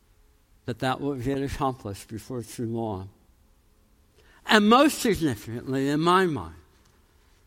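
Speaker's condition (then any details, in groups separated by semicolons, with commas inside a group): Tongue cancer, jaw reconstruction, osteonecrosis of jaw after radiation; about 13 years since tongue cancer, healing after implant surgery, permanent teeth not yet affixed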